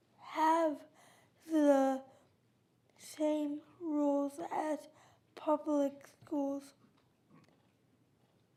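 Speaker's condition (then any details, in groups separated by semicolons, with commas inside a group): Cerebral palsy; uses power wheelchair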